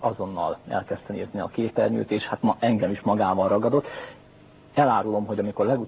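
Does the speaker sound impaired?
No.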